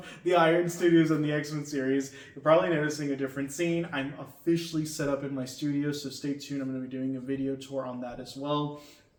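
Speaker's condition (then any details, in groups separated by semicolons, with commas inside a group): No condition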